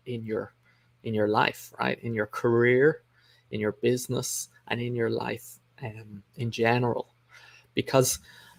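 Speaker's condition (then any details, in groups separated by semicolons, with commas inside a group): No condition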